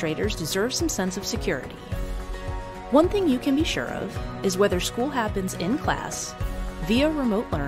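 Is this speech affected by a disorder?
No.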